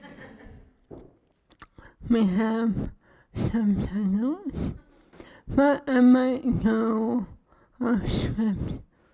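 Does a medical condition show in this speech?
Yes: ALS; feeding tube; swallowing lost.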